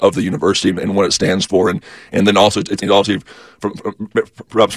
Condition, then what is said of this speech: Stuttering. Throughout your life, you have navigated through life with a stutter.